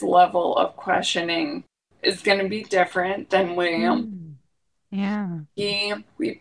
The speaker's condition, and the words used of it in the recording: ALS (motor neuron disease). My mother-in-law is grabbing my voice amplifier.